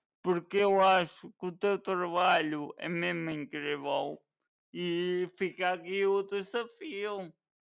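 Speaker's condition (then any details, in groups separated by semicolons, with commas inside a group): Cerebral palsy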